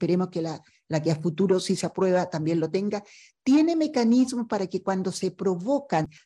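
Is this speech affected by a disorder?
No.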